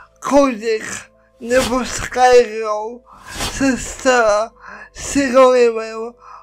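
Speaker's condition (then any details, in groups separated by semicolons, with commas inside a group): Cerebral palsy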